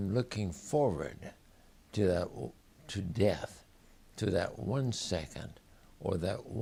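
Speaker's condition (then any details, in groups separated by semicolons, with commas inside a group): ALS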